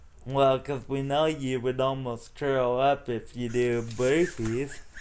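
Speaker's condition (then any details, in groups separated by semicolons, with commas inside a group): Cerebral palsy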